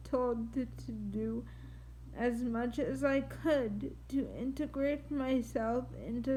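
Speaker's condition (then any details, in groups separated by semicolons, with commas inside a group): Triplegic cerebral palsy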